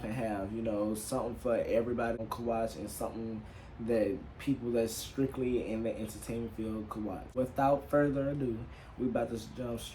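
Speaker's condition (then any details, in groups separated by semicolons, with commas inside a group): No condition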